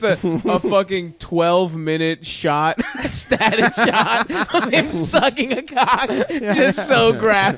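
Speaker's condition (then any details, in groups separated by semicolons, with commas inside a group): No condition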